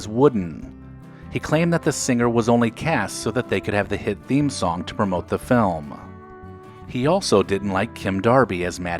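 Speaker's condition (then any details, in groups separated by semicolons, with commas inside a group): No condition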